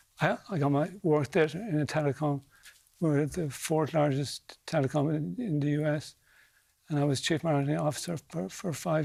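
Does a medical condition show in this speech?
Yes: early onset Parkinson's disease; mute about three years, speaking again after DBS.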